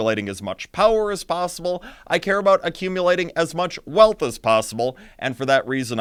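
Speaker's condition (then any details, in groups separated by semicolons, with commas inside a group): No condition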